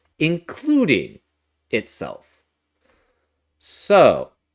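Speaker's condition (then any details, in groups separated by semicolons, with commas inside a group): No condition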